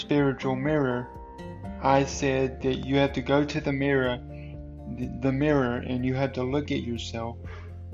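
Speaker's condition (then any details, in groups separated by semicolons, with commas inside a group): Cerebral palsy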